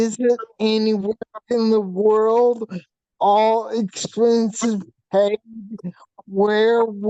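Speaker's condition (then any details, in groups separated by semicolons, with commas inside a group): Hydrocephalus with shunt failure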